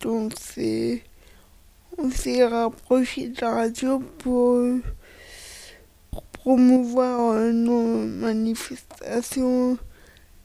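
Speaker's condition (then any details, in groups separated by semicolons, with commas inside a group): Cerebral palsy; cerebral palsy from lack of oxygen at birth, all motor function damaged, cognition intact, wheelchair user; age 25, needs help with all daily tasks like cooking and dressing; speech and expression disability, articulation on radio needs considerable effort and concentration, slight stumbling on early questions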